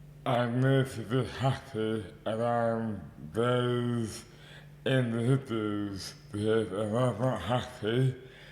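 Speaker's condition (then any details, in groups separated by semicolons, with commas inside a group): Dystonia; mouth impairment affects speech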